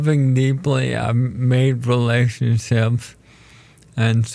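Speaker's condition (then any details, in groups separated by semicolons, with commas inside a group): ALS; told condition is terminal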